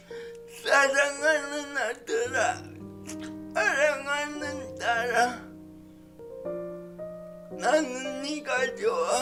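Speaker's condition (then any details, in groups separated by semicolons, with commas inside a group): Brain lesion disability grade 1, severe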